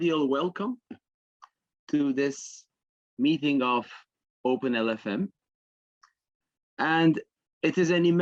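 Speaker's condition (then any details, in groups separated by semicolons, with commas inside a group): No condition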